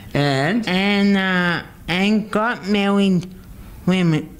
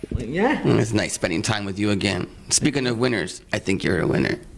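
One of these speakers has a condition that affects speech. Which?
The first: acquired brain injury; car accident at eight months old; had speech therapy.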